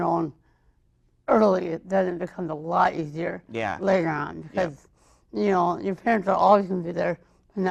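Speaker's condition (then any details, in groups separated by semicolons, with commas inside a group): Cerebral palsy, mild; speech sounds atypical, had early speech therapy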